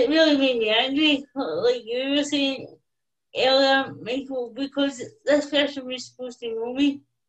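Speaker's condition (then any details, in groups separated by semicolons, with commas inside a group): Cerebral palsy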